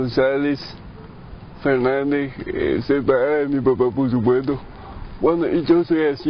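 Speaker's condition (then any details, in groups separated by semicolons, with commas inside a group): Brain lesion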